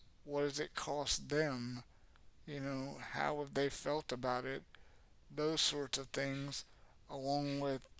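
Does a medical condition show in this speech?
Yes: cerebral palsy; has had speech therapy.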